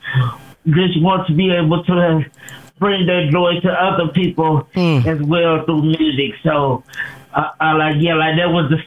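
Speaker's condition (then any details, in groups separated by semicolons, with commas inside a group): Cerebral palsy; uses wheelchair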